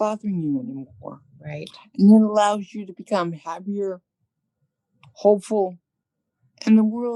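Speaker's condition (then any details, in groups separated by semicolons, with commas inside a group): Cerebral palsy; from birth, hearing loss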